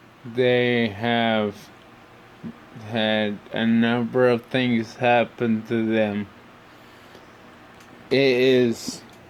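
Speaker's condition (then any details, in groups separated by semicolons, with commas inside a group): Brain injury (brain shearing); tracheostomy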